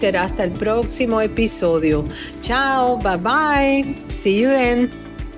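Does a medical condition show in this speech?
No.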